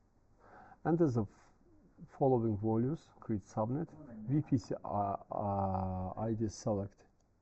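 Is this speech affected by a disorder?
No.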